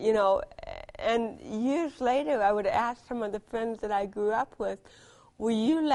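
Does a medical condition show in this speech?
Yes: cerebral palsy.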